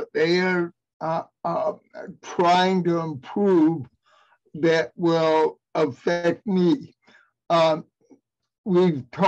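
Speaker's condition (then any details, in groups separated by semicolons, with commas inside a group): Cerebral palsy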